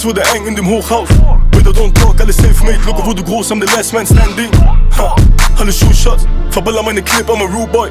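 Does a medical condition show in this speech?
No.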